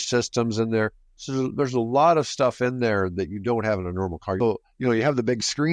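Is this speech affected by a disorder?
No.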